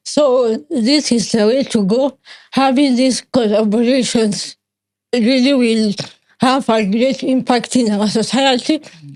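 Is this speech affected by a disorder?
Yes: cerebral palsy.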